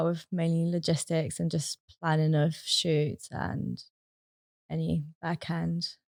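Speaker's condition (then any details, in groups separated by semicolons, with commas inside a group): No condition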